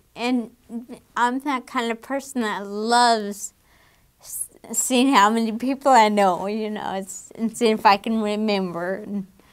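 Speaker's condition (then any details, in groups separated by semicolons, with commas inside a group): Damaged diaphragm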